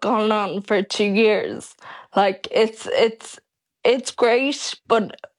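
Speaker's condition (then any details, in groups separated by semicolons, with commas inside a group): Friedreich's ataxia; progressive neurological, onset age 12, mostly wheelchair-bound, hearing and eyesight worsening; 16 years since onset, supplements only, Skyclarys not reimbursed, reactive physio, speech therapy; speech declining drastically each year, own voice recorded for future synthetic voice, swallowing deteriorating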